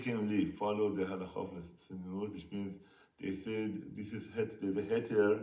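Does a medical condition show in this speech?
No.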